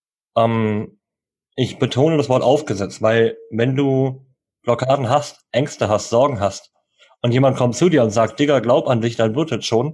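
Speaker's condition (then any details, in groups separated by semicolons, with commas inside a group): Cleft lip and palate, cleft lip, jaw and palate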